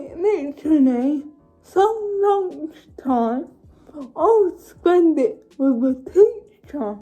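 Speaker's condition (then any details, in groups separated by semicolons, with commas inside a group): Cerebral palsy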